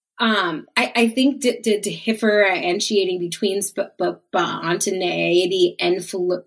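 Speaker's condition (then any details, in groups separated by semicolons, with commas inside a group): Stuttering; stuttering since childhood, less physically hard over time, frequency unchanged or higher at times; occasionally gets really stuck, particularly hard blocks, mostly less physical effort, stuttering amount unchanged; repeated sounds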